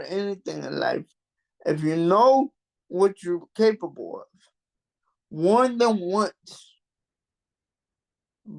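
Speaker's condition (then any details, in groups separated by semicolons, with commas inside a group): Cerebral palsy; mild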